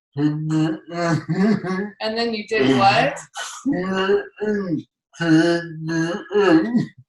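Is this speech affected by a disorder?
Yes: cerebral palsy; uses a wheelchair; speech hard for others to understand.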